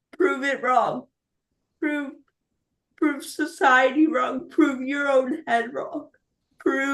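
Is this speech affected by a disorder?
Yes: cerebral palsy; speech not affected.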